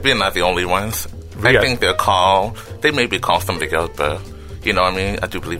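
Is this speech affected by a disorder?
Yes: hearing loss with cochlear implant; hearing lost at age one, damaged cochlea, hearing aid and lip reading until cochlear implant surgery at 18; uses cochlear implant, may not pick up everything, needs good speaker to feel vibration; articulates words very clearly, plans words and grammar, speech therapy from first grade, special therapy post-implant.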